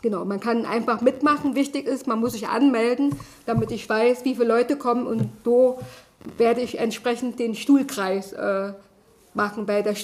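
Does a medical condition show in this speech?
Yes: deafness; German sign language, Ava app on iPhone for captions, interpreters or communication assistant in groups; can speak aloud, salesman doubted deafness because of speaking.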